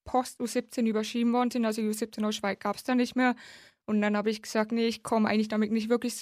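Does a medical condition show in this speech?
Yes: hard of hearing since birth, congenital, cochlear implant, severe.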